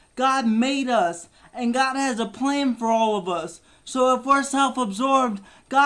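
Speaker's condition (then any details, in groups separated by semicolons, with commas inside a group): Cerebral palsy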